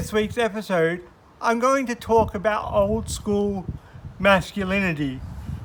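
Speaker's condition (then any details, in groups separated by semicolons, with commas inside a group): Cerebral palsy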